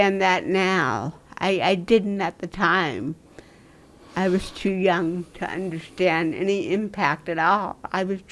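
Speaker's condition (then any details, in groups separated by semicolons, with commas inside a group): Cerebral palsy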